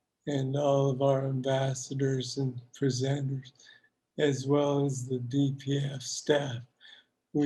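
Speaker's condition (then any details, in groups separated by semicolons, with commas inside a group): Parkinson's disease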